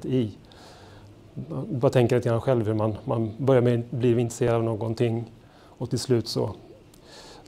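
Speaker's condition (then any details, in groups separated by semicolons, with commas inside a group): No condition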